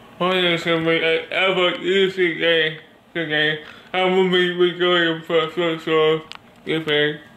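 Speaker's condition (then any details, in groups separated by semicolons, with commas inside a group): Cerebral palsy; speech disability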